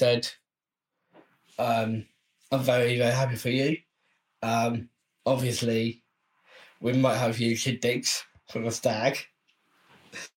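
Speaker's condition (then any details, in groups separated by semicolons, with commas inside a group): Down syndrome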